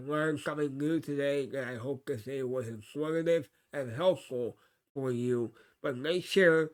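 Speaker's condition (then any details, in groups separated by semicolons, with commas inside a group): Cerebral palsy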